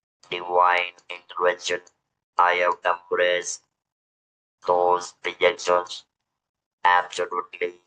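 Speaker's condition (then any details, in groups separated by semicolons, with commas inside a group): Throat cancer, electrolarynx user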